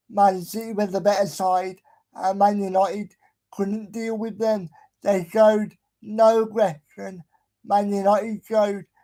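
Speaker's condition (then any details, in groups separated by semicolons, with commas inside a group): Cerebral palsy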